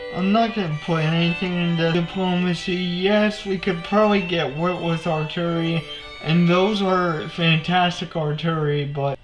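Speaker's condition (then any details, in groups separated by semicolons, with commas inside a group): Cerebral palsy; only one hand usable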